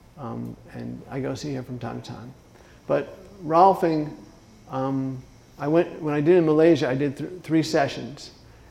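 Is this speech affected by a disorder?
Yes: Parkinson's disease; Parkinson's onset age 41, about 12 years' history, first tremoring hand and no arm swing after thumb surgery, left foot dystonia; says some words are hard or tough to say.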